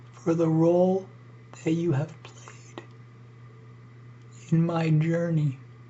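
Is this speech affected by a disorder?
Yes: ALS; neurodegenerative, physical function lost; struggles to breathe.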